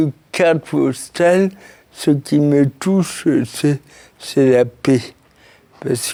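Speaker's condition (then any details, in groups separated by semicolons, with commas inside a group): Cerebral palsy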